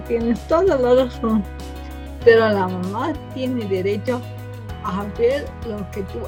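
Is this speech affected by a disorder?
Yes: cerebral palsy from birth.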